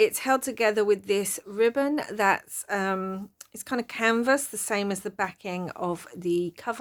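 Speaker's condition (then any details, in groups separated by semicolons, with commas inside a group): No condition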